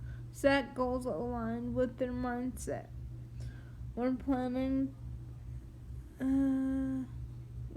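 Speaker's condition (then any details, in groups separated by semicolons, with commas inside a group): Triplegic cerebral palsy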